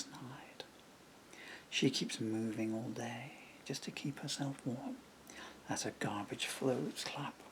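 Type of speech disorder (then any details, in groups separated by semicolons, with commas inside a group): Severe bulbar dysarthria; progressive bulbar palsy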